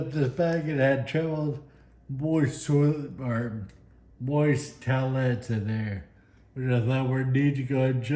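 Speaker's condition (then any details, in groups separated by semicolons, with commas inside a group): Friedreich's ataxia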